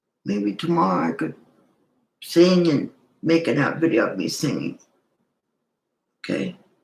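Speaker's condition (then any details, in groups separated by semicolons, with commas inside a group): Cerebral palsy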